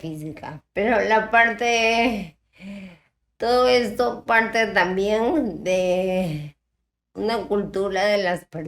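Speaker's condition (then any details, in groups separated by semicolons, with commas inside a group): Ataxia type 1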